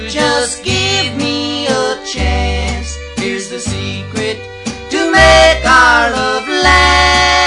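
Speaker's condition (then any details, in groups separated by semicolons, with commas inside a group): No condition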